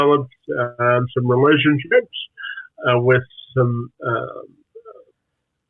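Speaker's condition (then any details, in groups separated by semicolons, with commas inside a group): Spastic quadriplegic cerebral palsy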